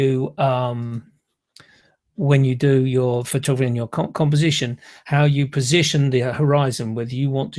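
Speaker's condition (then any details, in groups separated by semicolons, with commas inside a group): No condition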